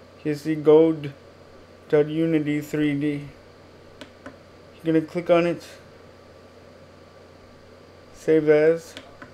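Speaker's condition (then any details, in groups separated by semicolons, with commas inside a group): Cerebral palsy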